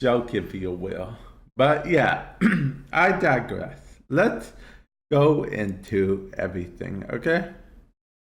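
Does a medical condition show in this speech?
Yes: cerebral palsy; affects speech.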